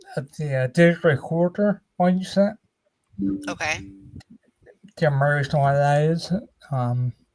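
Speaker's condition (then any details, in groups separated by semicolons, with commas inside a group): Ataxia; linked to brain lesion; may slur speech, may sound drunk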